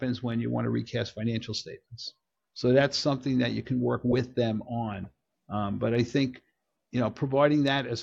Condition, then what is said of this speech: None; typical speech.